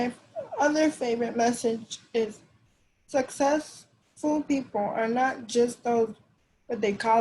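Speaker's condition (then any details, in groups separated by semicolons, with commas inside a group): Cerebral palsy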